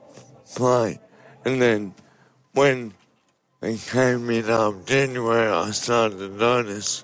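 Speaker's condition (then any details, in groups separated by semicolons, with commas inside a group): Motor neurone disease; sporadic motor neurone disease, deteriorating quickly; treatment overseas, exploring TPS neuromodulation in Melbourne, home device twice daily, nanocrystallized gold drug; speech affected as disease progressed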